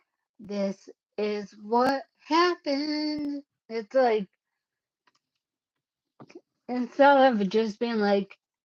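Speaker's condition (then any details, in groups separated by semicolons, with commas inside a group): Cerebellar ataxia; caused by brain bleed, unsteady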